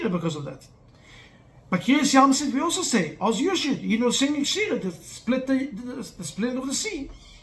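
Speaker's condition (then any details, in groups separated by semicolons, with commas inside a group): No condition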